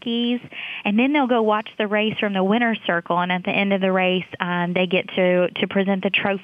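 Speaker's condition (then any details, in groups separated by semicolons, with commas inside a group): No condition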